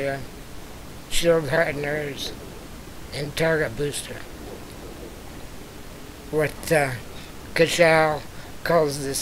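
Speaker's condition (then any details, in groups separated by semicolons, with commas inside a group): Spinal muscular atrophy type two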